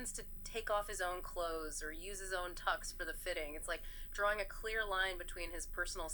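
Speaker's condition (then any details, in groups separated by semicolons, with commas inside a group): No condition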